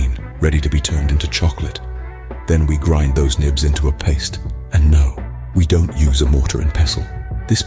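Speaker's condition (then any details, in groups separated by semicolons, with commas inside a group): No condition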